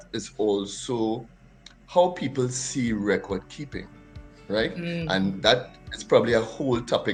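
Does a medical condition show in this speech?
No.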